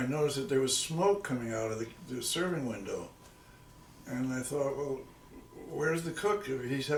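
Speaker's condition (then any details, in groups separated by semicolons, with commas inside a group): No condition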